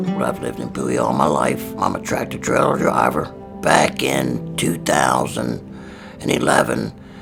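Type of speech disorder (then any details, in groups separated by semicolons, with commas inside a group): Speech after partial laryngectomy; supracricoid laryngectomy for throat cancer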